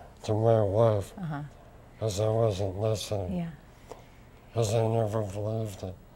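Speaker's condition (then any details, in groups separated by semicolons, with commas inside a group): Lou Gehrig's disease; onset index finger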